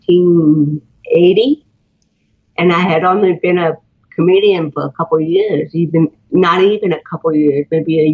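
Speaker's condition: Cerebral palsy; botox

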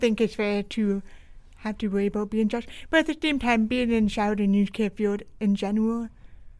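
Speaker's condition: Deaf with cochlear implant, congenital; deaf since birth

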